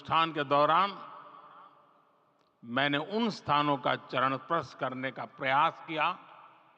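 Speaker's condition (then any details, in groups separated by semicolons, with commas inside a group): No condition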